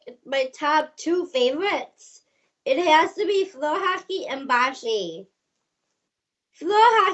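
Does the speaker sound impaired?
Yes: Down syndrome.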